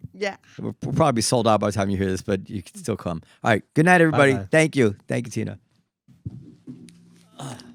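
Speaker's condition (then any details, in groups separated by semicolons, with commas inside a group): No condition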